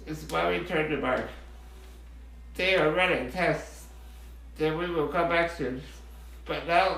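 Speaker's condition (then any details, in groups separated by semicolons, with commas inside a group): Muscular dystrophy; diagnosed around age 6 or 7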